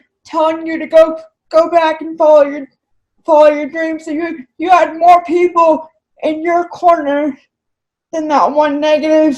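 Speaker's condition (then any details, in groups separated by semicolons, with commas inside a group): Cerebral palsy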